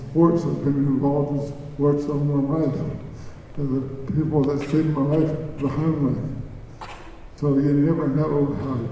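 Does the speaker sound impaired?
Yes: cerebral palsy; birth injury affecting motor skills, speech, walking and swallowing, diagnosed later in life, doctor advised never driving; shuffles feet when walking on stage; choking episodes, choked on meat over 20 times, saved by Heimlich.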